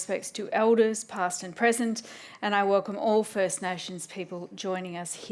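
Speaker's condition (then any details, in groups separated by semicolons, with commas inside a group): No condition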